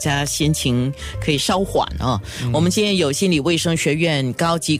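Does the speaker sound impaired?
No.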